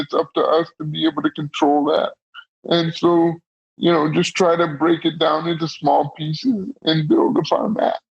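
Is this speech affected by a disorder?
Yes: cerebral palsy.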